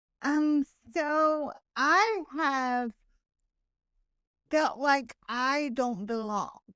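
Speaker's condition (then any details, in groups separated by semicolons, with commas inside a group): Right hemiplegia cerebral palsy; very mild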